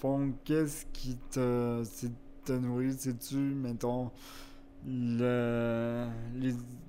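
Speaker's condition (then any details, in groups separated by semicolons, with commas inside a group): Cerebral palsy; wheelchair use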